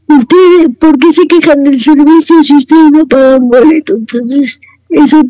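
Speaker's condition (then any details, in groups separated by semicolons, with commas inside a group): Cerebral palsy; wheelchair user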